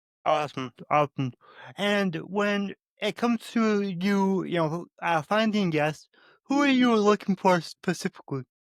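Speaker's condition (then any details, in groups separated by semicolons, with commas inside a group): Cerebral palsy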